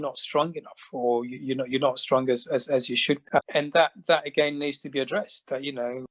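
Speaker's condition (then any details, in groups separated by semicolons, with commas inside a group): No condition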